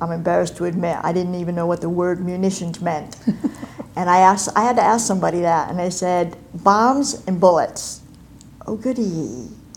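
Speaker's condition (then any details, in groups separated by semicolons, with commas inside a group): Cleft palate and cleft lip; congenital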